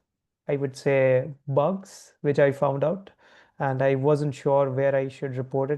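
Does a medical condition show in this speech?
No.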